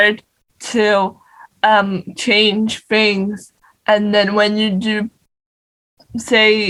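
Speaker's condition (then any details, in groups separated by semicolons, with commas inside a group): Cerebral palsy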